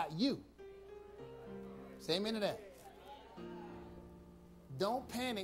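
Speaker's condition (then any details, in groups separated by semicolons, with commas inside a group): No condition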